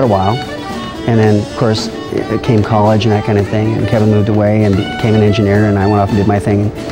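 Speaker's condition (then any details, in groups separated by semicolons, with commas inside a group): No condition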